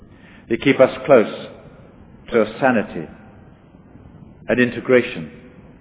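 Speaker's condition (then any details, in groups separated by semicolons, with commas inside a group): No condition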